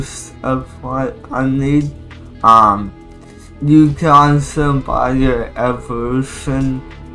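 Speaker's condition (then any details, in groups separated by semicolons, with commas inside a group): Cerebral palsy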